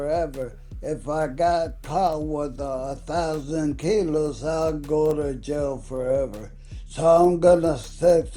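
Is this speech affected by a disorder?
Yes: ALS.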